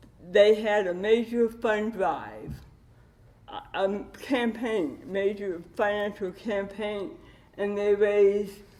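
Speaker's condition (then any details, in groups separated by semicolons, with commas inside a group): Cerebral palsy with dystonia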